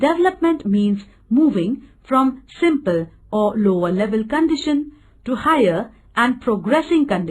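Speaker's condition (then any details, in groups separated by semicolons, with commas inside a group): No condition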